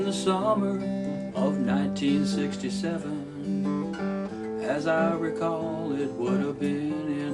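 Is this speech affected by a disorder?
No.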